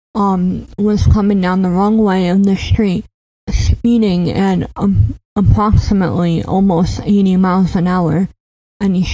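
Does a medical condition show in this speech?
Yes: cleft palate; congenital, affected ears, teeth and nose, 5 or 6 ear tubes for lifelong chronic ear infections; ongoing ear trouble; predicted at birth mute or severely impeded, speech classes once or twice weekly through elementary school.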